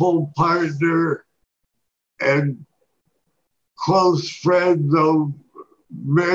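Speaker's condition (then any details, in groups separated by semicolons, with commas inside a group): Parkinson's disease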